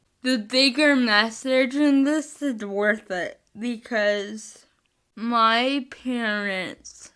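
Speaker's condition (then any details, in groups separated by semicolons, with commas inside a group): Spastic cerebral palsy, mixed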